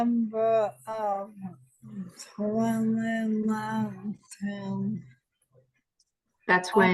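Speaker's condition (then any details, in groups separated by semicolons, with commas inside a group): ALS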